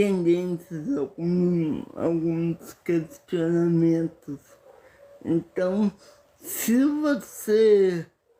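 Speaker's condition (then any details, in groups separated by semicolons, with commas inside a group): Paralysis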